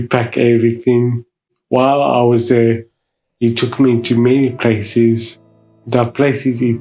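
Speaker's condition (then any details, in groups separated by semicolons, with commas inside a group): Mild cerebral palsy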